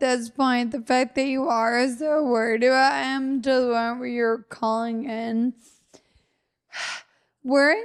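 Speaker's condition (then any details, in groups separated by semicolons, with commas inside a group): Friedreich's ataxia; wheelchair user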